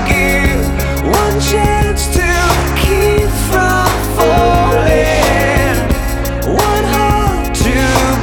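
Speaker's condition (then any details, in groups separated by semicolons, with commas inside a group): No condition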